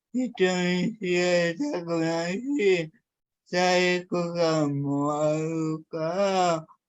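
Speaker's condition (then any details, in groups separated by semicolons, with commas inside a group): Cerebral palsy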